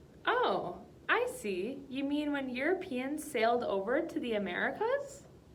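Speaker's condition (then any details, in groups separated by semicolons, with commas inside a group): No condition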